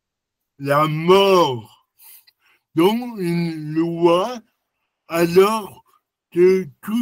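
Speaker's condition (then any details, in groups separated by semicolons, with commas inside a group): Cerebral palsy; lifelong, non-progressive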